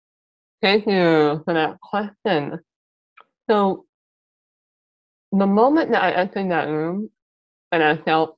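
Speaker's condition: Muscular dystrophy; power wheelchair user

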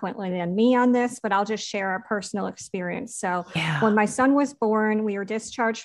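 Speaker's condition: Cleft palate; congenital cleft palate, surgeries from early childhood through adolescence, full cleft revisions, ear tubes in and out; speech, breathing and swallowing issues in childhood, speech therapy until about adolescence

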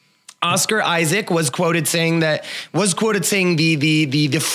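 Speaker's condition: No condition

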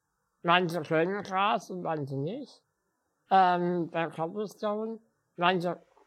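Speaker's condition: Spinal muscular atrophy; uses wheelchair

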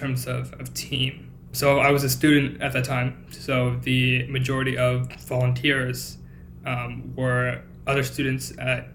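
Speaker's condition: Stuttering; lifelong since childhood, father also stutters, formerly covert; still stutters, including slips in medical school; gets stuck on words, worse with anxiety and depression, good and bad days; repeated words, prolonged sounds

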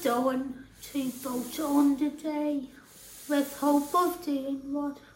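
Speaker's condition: Tracheostomy and ventilator dependent

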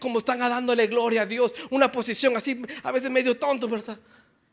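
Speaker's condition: No condition

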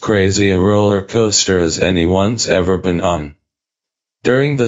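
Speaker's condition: ALS, speech-generating device; cannot speak

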